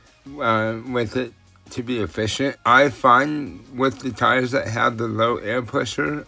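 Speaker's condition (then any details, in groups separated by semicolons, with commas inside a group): Cerebral palsy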